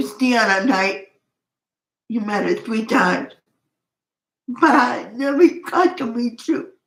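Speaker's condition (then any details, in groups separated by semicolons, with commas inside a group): Cerebral palsy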